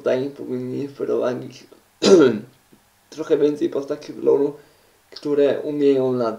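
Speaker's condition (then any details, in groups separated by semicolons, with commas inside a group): Cerebral palsy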